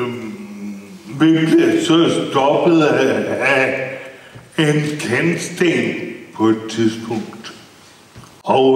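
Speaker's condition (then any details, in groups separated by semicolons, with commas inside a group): Brain injury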